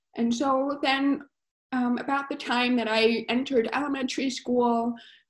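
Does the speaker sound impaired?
Yes: profound hearing loss, congenital; profound hearing loss from birth, cochlear implant at age 3, hearing assistive technology, limited basic sign language; uses own voice, pins speaker next to interpreter in video calls; developed speech and listening skills after implant, became more independent in listening and speech.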